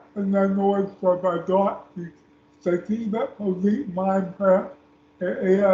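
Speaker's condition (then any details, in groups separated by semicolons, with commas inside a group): Speech impairment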